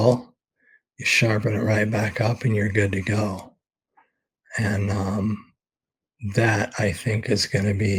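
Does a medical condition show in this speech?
Yes: ALS; expects to lose voice very soon.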